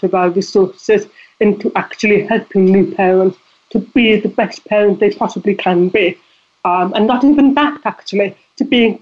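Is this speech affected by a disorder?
Yes: deafness; deafness audible in voice.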